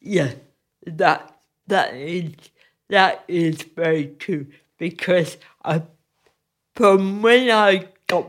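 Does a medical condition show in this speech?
Yes: cerebral palsy; must move carefully.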